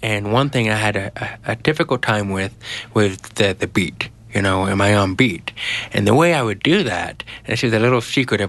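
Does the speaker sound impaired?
Yes: genetic hearing loss; congenital genetic 90% hearing loss inherited from father, diagnosed almost age two, no cochlear implant; speaks well after years of therapy, trouble understanding unfamiliar accents on phone.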